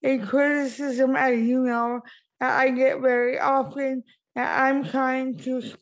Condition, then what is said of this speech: Cerebral palsy. So I learned that once I had somebody's attention, I had to hurry up and say what I wanted to say before they stopped listening.